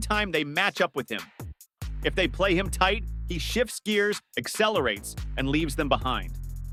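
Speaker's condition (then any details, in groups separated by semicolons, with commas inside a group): No condition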